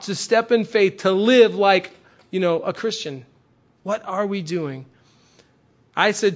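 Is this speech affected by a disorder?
No.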